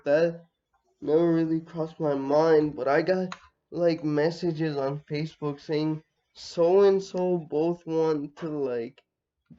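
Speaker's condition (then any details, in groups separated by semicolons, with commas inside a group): Cerebral palsy, mixed, mild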